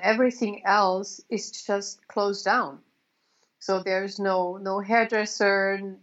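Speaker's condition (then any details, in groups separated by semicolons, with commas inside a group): No condition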